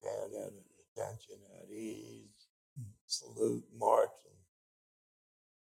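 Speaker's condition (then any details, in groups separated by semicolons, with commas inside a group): Speech impediment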